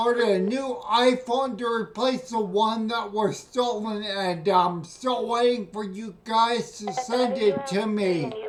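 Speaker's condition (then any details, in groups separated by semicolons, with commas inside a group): Spinocerebellar ataxia; uses walker, weaves and stumbles walking; speech sounds drunk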